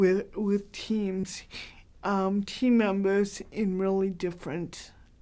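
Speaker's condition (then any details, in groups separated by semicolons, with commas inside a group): Cerebral palsy, mild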